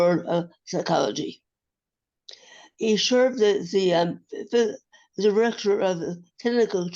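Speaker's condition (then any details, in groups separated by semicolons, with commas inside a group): Acquired brain injury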